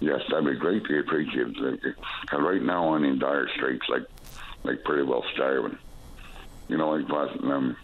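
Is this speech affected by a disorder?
Yes: stroke; two strokes, first in 2019, brain function affected; slurred speech at times, glitches and missing words.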